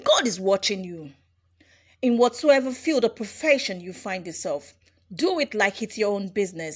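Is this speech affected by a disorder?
No.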